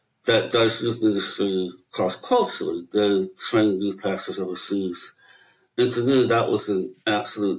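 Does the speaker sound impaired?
Yes: Möbius syndrome; lifelong rare disability, no facial expressions, no facial nerve control, cannot smile or frown, affects hearing and eyesight; incomplete lip closure, certain letters hard to pronounce, not understood by everybody.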